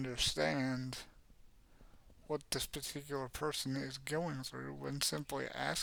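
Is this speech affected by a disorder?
Yes: cerebral palsy; has had speech therapy.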